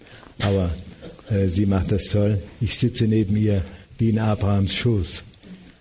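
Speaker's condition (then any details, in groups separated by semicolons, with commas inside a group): Parkinson's disease; about 16 to 17 years since diagnosis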